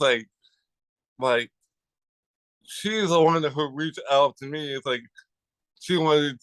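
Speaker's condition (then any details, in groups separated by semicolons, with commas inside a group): Cerebral palsy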